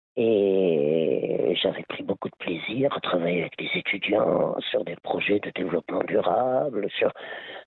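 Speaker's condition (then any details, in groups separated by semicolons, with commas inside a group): Laryngeal cancer; part of lung removed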